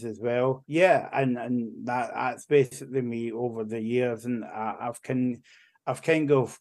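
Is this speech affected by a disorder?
Yes: cerebral palsy; walks and talks now.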